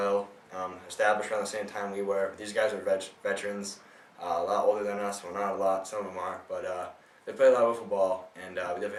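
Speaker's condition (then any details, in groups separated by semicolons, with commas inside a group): No condition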